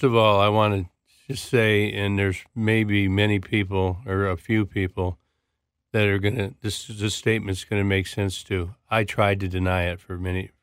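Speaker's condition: Parkinson's disease; speech tough, learned voice correction in Big and Loud therapy

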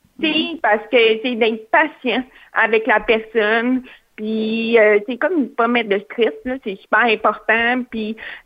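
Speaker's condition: Hearing loss, cochlear implant; cochlear implant surgery at age four

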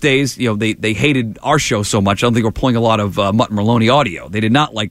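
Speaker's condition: No condition

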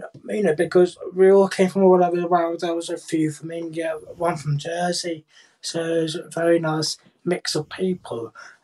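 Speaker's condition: Cerebral palsy, profound hearing loss; speaks clearly despite deafness

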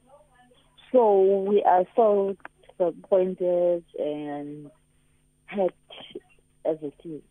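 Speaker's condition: Cerebral palsy; previously unable to swim

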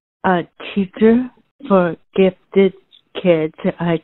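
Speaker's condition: ALS, genetic; breathing changed while singing, could not sing, lost voice for teaching

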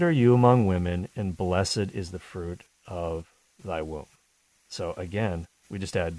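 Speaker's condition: No condition

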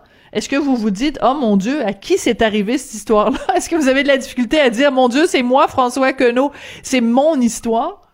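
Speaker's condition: No condition

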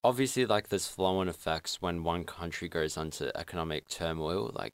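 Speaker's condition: No condition

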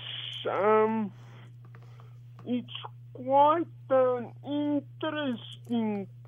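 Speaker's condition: Cerebral palsy; affects speed of communication

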